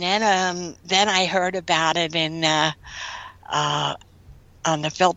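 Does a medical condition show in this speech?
Yes: cleft lip and palate; severe congenital cleft lip, no mouth roof, failed surgery 18 months, reconstructions, Eustachian hearing problem.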